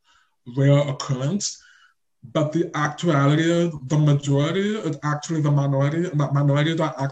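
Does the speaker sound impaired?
Yes: deaf or hard of hearing; invisible deafness, on deaf spectrum, does not hear everything, family not fluent in signing; looks around to make sure of hearing everything.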